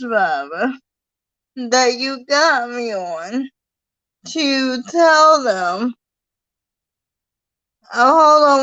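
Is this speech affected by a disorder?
Yes: cerebral palsy.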